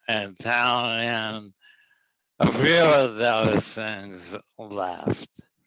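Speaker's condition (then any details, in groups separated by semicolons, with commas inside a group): ALS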